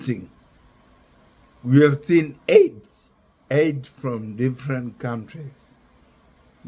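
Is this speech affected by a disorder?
Yes: speech impairment after surgeries.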